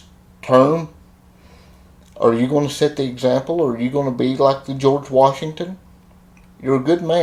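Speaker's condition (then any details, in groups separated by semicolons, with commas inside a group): Cerebral palsy; uses wheelchair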